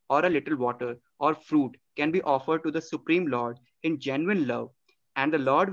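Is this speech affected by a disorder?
No.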